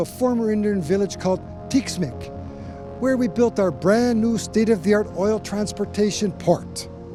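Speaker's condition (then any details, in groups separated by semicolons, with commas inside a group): No condition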